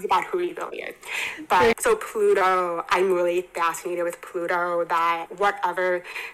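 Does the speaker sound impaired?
Yes: hearing impairment; congenital hearing impairment, hearing aids from about 17 months, further hearing loss at 27, bilateral cochlear implants.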